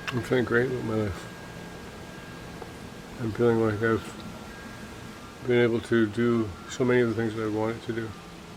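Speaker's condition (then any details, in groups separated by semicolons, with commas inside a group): Parkinson's disease; symptoms began early 50s, diagnosed around age 56 to 57, Lewy body dementia a year later, aunt had Lewy body dementia; about 8 years since diagnosis, mobility changes, falls related to Parkinson's and medication, daily morning exercise, physiotherapist; more animated in conversation than five years earlier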